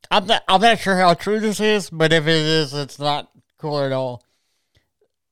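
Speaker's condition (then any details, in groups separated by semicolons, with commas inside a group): Cerebral palsy; present from birth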